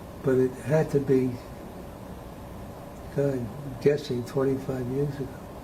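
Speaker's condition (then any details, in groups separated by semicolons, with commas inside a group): Parkinson's disease; needs to keep voice level up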